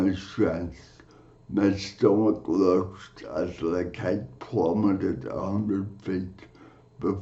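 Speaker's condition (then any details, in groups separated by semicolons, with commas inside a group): Cerebral palsy; from birth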